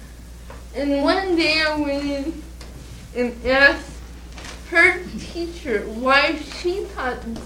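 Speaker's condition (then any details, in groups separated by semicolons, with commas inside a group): Cerebral palsy; slurred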